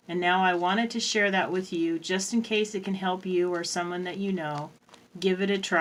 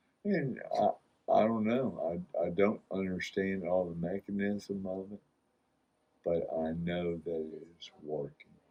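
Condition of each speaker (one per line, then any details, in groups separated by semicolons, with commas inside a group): No condition
Multiple sclerosis; about 28 years since onset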